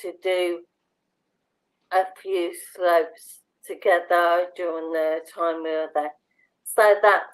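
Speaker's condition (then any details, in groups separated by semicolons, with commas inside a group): Motor neurone disease; bulbar onset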